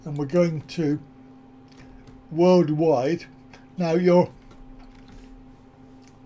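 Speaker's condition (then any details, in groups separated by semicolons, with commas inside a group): Cerebral palsy; back surgery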